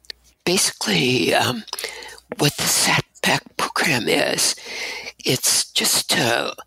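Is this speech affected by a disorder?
Yes: abductor spasmodic dysphonia; cords open involuntarily, much breathiness, staccato syllables, lengthened syllables give shaky tremor, focused speaking.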